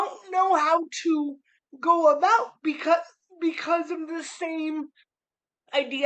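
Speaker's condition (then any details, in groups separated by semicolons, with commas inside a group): Cerebral palsy; spastic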